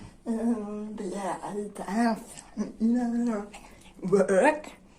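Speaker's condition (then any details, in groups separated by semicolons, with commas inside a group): Dystonia; generalized dystonia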